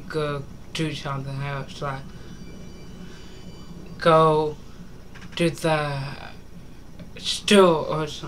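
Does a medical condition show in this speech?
Yes: mild cerebral palsy.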